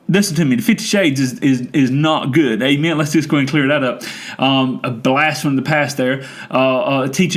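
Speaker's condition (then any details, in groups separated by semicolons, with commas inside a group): No condition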